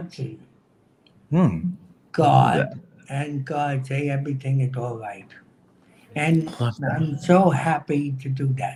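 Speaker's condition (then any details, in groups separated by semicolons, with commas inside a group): Cerebral palsy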